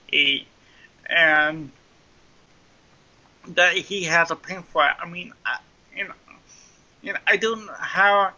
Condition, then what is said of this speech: Cerebral palsy. That's because I have a mild form of cerebral palsy, and I'm going to be joking about my speech impairment throughout the show.